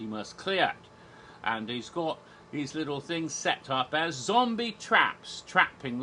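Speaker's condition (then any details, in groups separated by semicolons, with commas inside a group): No condition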